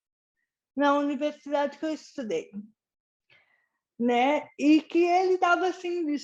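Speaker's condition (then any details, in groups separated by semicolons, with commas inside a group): Cerebral palsy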